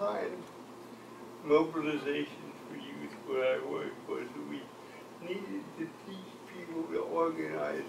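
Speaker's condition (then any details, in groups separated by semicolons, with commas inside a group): Cerebral palsy; from birth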